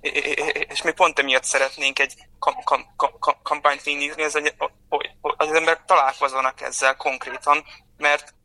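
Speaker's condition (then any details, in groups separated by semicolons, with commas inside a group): Stuttering; present since birth, will not go away; disfluencies audible during this interview; worse when nervous, very happy, with strangers, often more with close acquaintances; repeated sounds, blocks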